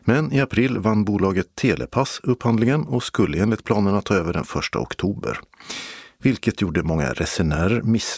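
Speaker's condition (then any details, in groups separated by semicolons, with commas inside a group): No condition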